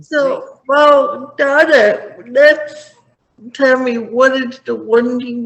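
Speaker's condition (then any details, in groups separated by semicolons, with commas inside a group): Cerebral palsy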